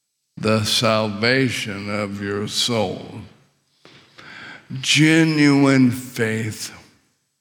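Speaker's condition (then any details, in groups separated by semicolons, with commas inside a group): ALS; struggles with swallowing, choked seriously on saliva, windpipe tightened, couldn't breathe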